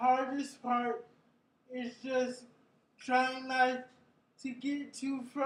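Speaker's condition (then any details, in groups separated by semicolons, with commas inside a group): Cerebral palsy; brain injury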